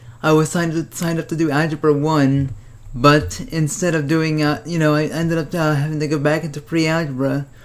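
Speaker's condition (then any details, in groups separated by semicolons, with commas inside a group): Cerebral palsy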